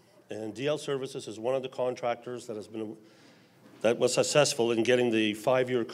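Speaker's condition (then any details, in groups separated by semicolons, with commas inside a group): No condition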